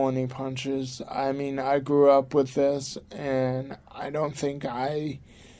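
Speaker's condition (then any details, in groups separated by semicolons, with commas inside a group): Cerebral palsy; from birth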